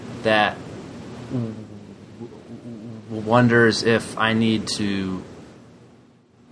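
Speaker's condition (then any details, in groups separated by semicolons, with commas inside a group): Stuttering; much struggle at certain times, still hard talking with boss sometimes; described as calm way to stutter; stutters openly, stronger than usual lately, exhausting; blocks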